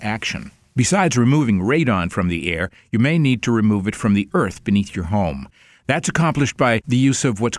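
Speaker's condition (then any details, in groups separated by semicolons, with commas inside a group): No condition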